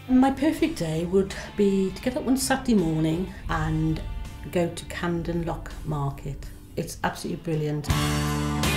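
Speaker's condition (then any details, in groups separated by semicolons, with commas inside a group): No condition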